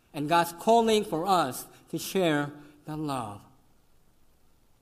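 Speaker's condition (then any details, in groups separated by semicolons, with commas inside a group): Cleft lip and palate; congenital, severe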